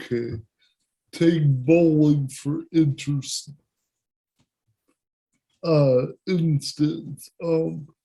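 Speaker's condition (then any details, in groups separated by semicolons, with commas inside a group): Cerebral palsy; present from birth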